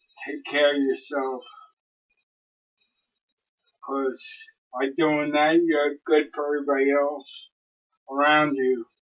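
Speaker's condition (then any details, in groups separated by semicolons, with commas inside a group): Cerebellar ataxia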